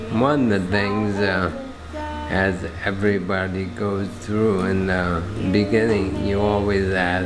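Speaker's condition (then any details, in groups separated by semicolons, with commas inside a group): ALS; still mobile; affects speech and breathing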